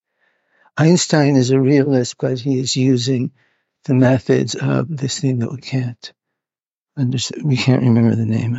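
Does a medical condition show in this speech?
Yes: Parkinson's; neurological disorder, hidden from others in early stages, now openly shown; needs to move about while filmed; audio hard to capture at points, partly due to movement.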